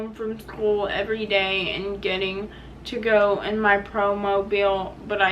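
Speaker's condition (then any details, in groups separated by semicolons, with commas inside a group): Cerebral palsy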